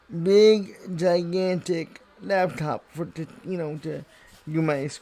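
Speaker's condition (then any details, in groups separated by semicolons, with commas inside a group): Cerebral palsy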